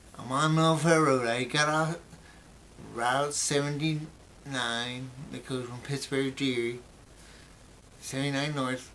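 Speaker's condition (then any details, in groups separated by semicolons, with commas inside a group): Brain injury; memory greatly affected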